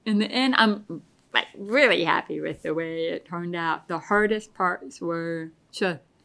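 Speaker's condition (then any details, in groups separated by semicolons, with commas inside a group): Deafness; relies on hearing aids and lip reading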